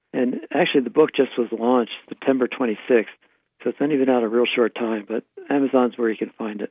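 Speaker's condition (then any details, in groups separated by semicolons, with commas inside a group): Parkinson's disease; on carbidopa levodopa, tremors gone, functioning almost normally, Requip and other dopamine agonists tried earlier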